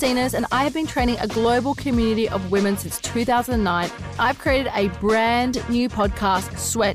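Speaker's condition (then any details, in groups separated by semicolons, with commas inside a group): No condition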